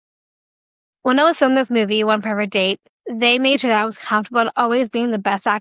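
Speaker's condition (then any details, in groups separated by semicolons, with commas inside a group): Down syndrome; duplicate of the 21st chromosome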